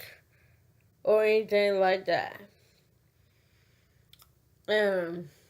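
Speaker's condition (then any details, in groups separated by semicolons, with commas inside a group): Cerebral palsy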